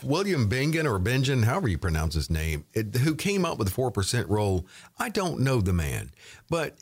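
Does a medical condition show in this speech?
No.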